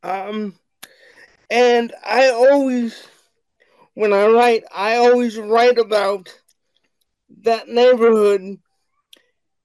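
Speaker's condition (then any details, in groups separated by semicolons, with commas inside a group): Cerebral palsy; wheelchair bound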